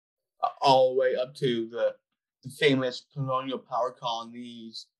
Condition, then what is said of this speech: Down syndrome. And you're very articulate in the details of it, that